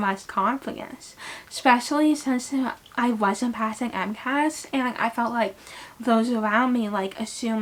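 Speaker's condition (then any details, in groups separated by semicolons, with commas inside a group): Cerebral palsy; had speech therapy at school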